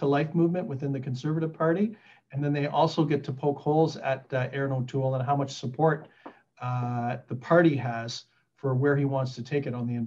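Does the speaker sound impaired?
No.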